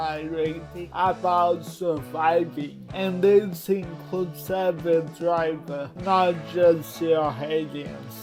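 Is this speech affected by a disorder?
Yes: cerebral palsy.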